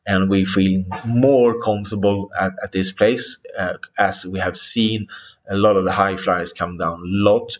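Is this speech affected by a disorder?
No.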